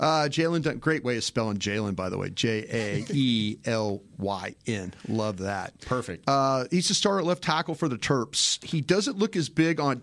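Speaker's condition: No condition

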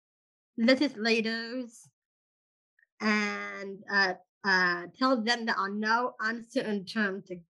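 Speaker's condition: Down syndrome; congenital, present from birth, significant congenital heart condition, successful heart transplant

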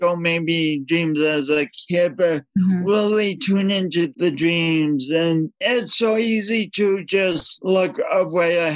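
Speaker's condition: Speech impediment from birth injury; unique walk

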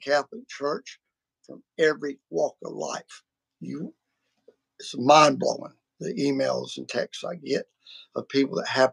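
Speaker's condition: Vocal cord surgery; including laser treatment

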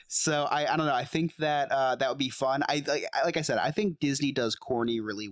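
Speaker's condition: No condition

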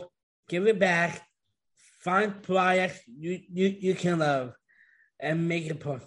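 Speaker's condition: Down syndrome; heart defect with two holes

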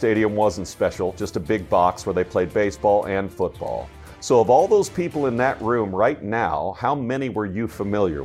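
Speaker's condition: No condition

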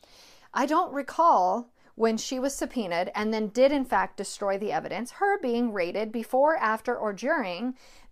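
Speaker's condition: No condition

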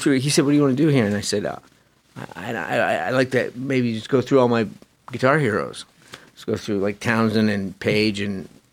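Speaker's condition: Parkinson's disease; young onset

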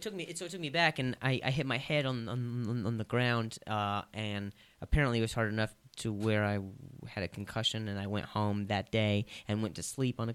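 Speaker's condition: Stuttering, adult onset after concussion; concussion after softball hit throat and head hit ground, slept on concussion; began a few years ago, still stutters; previously fluent, now stutters; repeated sounds, prolonged sounds

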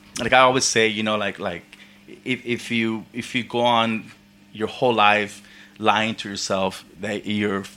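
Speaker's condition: Stuttering; formerly avoided speaking from embarrassment; repeated sounds, repeated words

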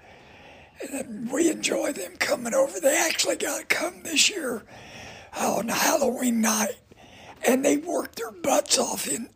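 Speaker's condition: Voice damage from cancer; given fatal prognosis 5 years ago

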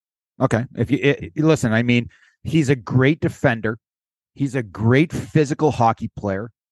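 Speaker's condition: No condition

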